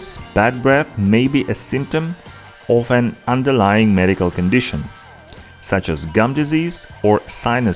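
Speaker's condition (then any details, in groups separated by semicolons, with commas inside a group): No condition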